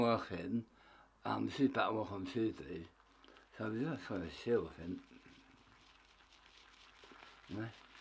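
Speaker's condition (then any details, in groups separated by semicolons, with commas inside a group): Tongue cancer; half tongue removed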